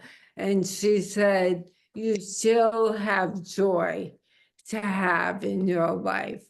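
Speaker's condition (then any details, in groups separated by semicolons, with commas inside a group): Amyotrophic lateral sclerosis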